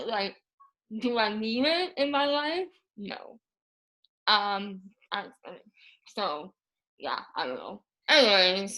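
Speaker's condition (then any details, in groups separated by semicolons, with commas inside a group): Moebius syndrome; paralyzed tongue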